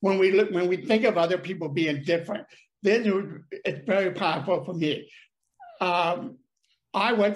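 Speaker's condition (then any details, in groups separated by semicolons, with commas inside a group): Deafness; paralysis on one side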